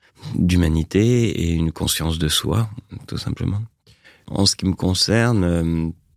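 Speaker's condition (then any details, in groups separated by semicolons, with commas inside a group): No condition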